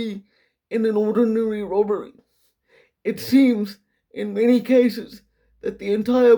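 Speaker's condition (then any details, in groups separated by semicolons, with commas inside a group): Quadriplegic cerebral palsy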